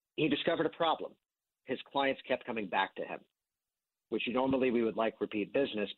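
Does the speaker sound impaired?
No.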